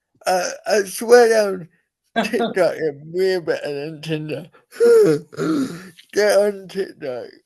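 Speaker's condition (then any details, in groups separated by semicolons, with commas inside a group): Cerebral palsy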